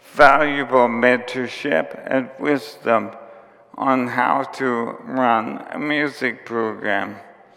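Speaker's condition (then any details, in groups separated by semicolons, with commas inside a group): ALS; onset with tiredness and clumsiness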